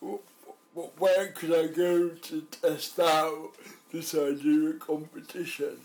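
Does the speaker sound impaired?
Yes: cerebral palsy.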